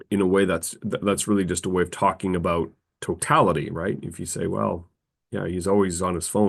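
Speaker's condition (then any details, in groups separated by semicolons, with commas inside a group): No condition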